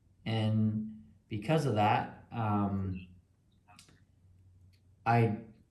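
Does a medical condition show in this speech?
No.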